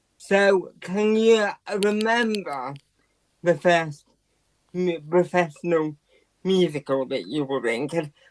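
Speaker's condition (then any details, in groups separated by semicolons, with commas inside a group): Quadriplegic cerebral palsy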